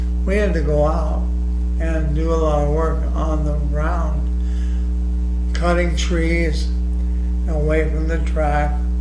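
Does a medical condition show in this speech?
Yes: ALS.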